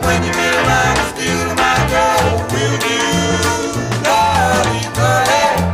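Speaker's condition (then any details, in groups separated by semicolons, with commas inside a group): No condition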